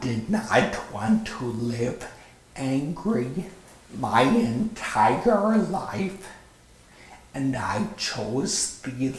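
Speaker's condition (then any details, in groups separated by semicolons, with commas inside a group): Stroke with paralyzed vocal cord; stroke at 35, craniotomy at Barnes Jewish Hospital, alphabet board early, left-hand writing; nearly 5 years post-stroke, 657+ hours outpatient therapy incl advanced speech therapy, runs without aids; speaks lower and slower, singing voice part lost, public speaking difficult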